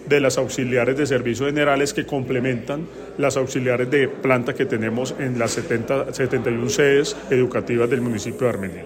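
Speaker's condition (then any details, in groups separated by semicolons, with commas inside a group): No condition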